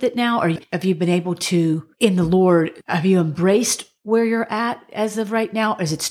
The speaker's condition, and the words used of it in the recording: No condition.